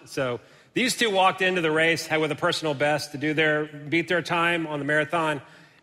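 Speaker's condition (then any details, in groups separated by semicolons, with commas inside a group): No condition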